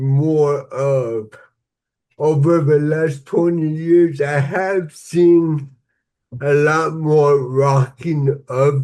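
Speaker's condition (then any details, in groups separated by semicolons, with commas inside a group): Cerebral palsy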